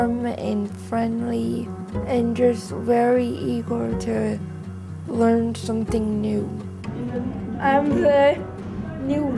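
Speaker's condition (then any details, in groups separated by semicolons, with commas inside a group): Cerebral palsy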